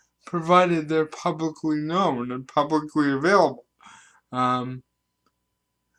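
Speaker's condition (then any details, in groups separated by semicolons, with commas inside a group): Cerebral palsy; reliable voice, uses voice control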